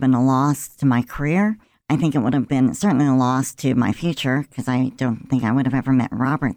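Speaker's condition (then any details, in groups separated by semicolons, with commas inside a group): Cleft lip and palate; present since birth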